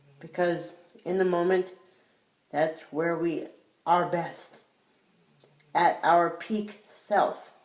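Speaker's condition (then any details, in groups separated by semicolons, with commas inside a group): Cerebral palsy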